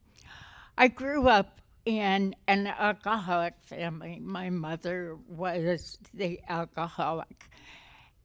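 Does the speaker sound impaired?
Yes: essential tremor; voice affected, may be hard to understand.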